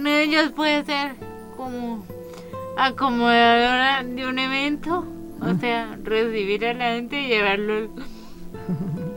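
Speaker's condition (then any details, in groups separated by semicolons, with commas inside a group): Cerebral palsy; cerebral palsy from birth complications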